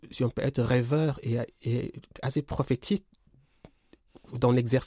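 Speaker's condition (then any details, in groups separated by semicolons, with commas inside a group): Stuttering; since childhood, stuttering family, untreated in Senegal, therapy in France stopped after months, later 5-6 years; stuttering still present, accepted and assumed; repeated words, prolonged sounds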